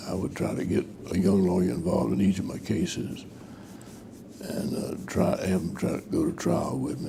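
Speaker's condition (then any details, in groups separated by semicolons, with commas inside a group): Parkinson's disease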